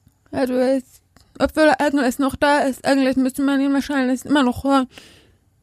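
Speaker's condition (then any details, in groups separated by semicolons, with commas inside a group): Deafness; not hard of hearing, spoken language as mother tongue, hearing school, sign language learned later; lip-reads hosts without interpreter, vest and wristband device at home; speaks aloud and signs, bilingual, voice different and louder, hearing people forget deafness because she speaks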